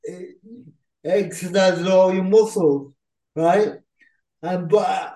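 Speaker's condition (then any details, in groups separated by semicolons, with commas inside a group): Cerebral palsy; cerebral palsy since childhood, uses a wheelchair, swimming advised in childhood to exercise all muscles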